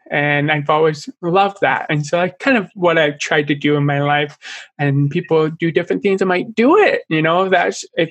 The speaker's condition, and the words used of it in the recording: Deafness. And my speech is okay. I still have an accent, but I've been doing speech therapy for years.